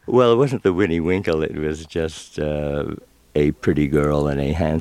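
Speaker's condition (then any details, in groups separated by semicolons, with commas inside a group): No condition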